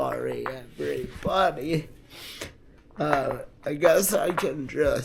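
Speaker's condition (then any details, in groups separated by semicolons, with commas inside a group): Multiple sclerosis; affects hands and left arm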